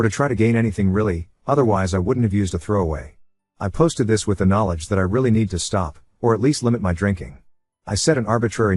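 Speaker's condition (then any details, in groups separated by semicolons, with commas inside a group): No condition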